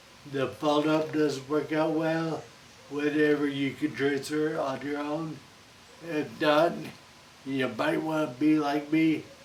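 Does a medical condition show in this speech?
Yes: Friedreich's ataxia.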